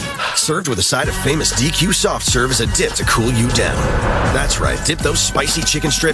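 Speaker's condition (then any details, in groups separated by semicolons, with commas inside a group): No condition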